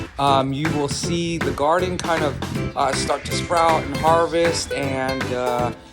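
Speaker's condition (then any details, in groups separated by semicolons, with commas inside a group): No condition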